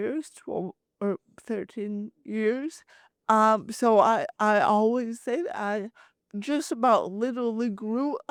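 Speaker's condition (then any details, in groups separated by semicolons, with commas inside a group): Cerebral palsy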